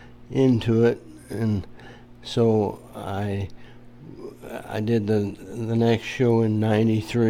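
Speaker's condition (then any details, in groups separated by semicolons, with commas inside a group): Parkinson's disease; managed, under control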